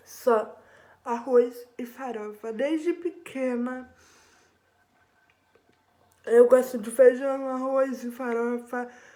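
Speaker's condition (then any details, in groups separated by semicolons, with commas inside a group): Cerebral palsy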